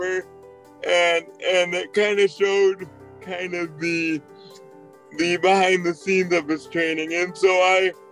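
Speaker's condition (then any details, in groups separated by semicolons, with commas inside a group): Cerebral palsy; present from birth; walks, competes in triathlons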